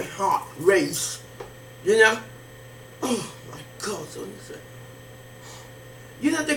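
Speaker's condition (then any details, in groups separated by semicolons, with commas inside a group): Facial palsy; can barely hear own speech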